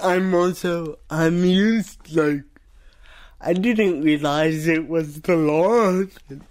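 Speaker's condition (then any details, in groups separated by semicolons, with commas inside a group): Cerebral palsy; says cannot do voices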